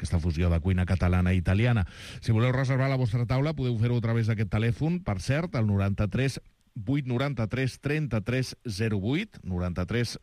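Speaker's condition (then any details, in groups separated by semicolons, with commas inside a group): No condition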